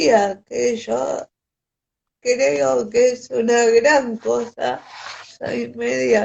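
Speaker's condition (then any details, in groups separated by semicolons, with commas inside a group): Cerebral palsy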